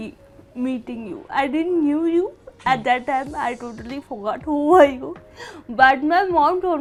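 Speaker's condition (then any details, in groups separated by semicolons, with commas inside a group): Cerebral palsy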